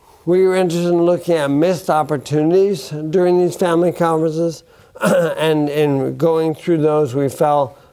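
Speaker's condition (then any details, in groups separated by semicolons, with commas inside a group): Bulbar onset ALS; affects speech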